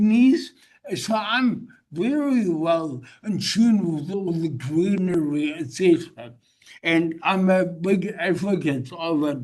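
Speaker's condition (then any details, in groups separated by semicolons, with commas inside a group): Brain injury; wheelchair user; practising walking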